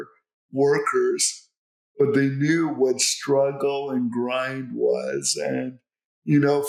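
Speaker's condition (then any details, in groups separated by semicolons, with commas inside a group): Cerebral palsy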